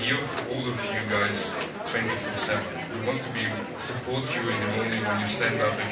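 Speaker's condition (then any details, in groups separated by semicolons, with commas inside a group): No condition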